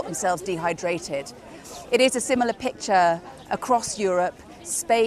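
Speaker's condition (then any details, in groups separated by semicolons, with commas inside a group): No condition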